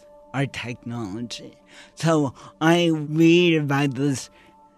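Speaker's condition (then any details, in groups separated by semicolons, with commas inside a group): Cerebral palsy; slurred speech, slurring tongue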